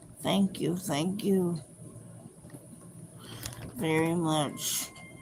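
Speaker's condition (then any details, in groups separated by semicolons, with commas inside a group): Cerebral palsy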